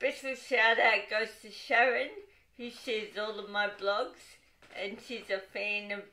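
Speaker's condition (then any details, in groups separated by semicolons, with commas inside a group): Cerebral palsy, dystonic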